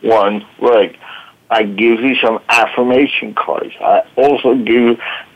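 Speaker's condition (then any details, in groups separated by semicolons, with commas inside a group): Voice box damage from tracheostomy; fire at 30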